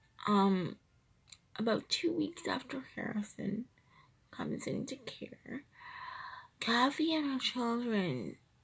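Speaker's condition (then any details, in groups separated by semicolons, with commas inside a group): Cerebral palsy, triplegia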